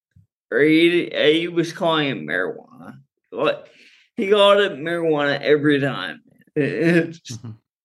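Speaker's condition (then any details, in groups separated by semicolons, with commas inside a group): Friedreich's ataxia; cannabis strain with doctor's guidance for neuropathic pain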